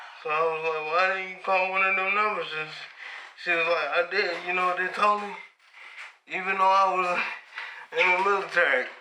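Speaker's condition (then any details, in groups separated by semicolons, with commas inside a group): Cerebral palsy; spastic quadriplegic, birth brain bleed from forceps; nearly 40 years, wheelchair user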